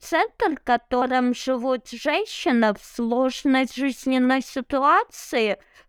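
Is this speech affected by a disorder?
Yes: cerebral palsy; abnormal gait, needs help on stairs without railings, walks everywhere, no wheelchair, home-schooled as child.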